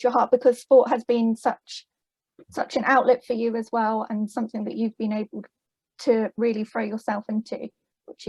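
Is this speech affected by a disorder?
No.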